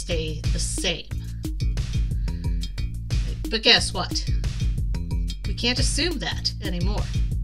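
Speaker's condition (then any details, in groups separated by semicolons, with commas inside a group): No condition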